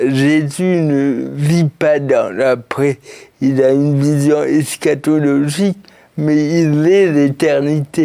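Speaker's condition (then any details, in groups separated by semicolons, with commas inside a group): Cerebral palsy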